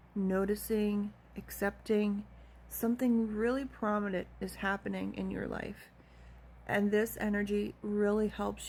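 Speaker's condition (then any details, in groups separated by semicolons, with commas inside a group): No condition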